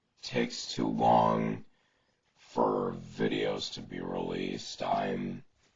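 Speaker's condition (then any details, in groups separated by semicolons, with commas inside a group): No condition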